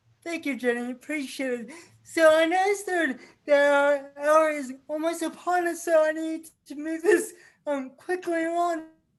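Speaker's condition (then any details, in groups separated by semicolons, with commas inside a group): Cerebral palsy; from birth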